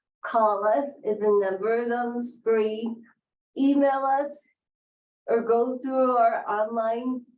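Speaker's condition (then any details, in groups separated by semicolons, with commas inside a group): Cerebral palsy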